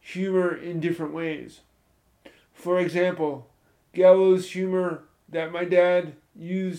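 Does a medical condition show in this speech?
Yes: spastic cerebral palsy; from spinal meningitis at birth, born 2 months premature, mainly legs, secondarily arms and hands; moderate impact on balance and coordination, stiff tight involuntary muscle movements, walks with crutches or poles.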